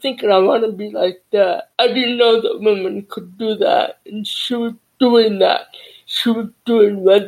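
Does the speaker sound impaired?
Yes: cerebral palsy and deafness.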